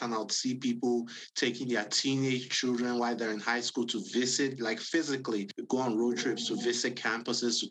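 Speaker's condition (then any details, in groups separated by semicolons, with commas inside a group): No condition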